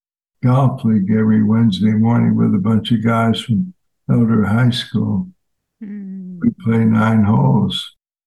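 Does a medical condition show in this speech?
Yes: ALS; fatal progressive disease, diagnosed months ago, hiking a year ago, expected to worsen; voice changed since onset, now a different voice, no spontaneous crying fits.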